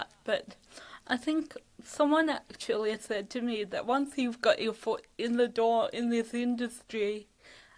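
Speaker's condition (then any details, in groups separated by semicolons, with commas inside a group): Cerebral palsy (athetoid); fatigue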